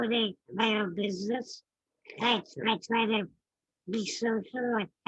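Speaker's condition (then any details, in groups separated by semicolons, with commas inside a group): Spinal muscular atrophy type 2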